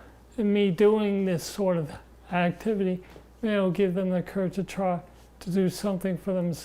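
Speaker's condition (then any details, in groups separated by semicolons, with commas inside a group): Parkinson's disease; adolescent onset, diagnosed age 14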